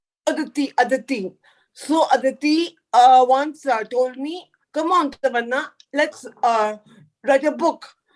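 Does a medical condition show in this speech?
Yes: cerebral palsy; could not talk as a child.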